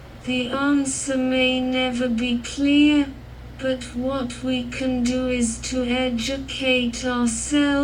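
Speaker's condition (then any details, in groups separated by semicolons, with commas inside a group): Cerebral palsy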